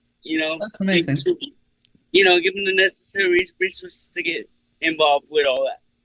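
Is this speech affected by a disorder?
Yes: cerebral palsy; speech unaffected.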